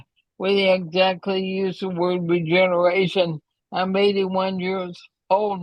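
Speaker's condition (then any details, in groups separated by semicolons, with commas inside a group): ALS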